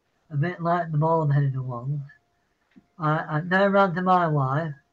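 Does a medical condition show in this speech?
Yes: Parkinson's; apologizes mid-sentence, citing Parkinson's.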